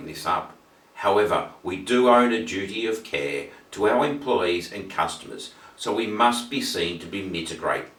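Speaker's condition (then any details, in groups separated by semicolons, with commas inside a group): No condition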